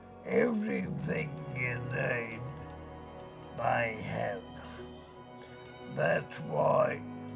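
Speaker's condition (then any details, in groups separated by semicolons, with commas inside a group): MND; first symptoms in speech; two years to diagnose, can no longer play guitar; speech affected first, can no longer sing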